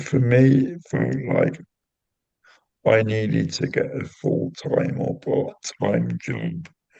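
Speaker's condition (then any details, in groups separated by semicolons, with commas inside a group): Cerebral palsy; intrathecal baclofen pump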